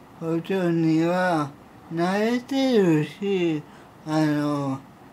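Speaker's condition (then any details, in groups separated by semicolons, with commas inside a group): Cerebral palsy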